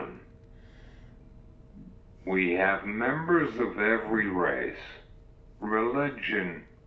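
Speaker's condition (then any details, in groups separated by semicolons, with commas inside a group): Cerebral palsy; uses wheelchair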